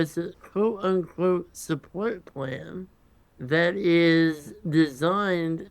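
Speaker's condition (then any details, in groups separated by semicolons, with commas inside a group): Congenital muscular dystrophy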